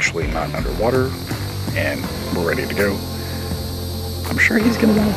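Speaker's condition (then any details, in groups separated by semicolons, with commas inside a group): No condition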